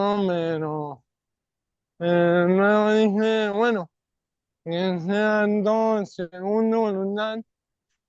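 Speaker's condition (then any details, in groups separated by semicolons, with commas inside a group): ALS; non-bulbar form; over 3 years since onset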